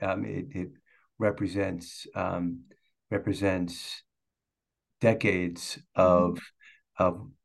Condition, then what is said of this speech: Stuttering. Then I might not even notice that I stuttered, but I probably did, but I don't even notice it.